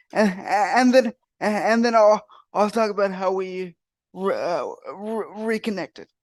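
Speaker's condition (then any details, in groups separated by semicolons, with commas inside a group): Cerebral palsy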